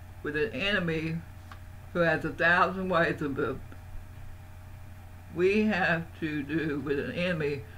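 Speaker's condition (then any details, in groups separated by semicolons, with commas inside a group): Parkinson's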